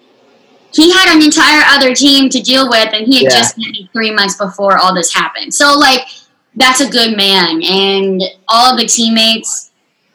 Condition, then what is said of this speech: Cleft palate. Speech came back quicker than my reading and writing skills, just because I wasn't afraid to keep talking and mess up.